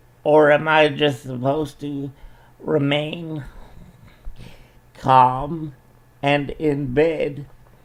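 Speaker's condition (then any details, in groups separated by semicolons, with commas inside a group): Cerebral palsy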